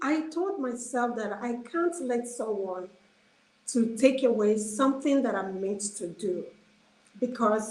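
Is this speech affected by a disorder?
No.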